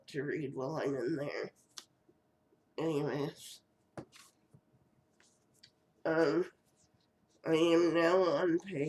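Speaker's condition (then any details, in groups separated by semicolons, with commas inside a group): Cerebral palsy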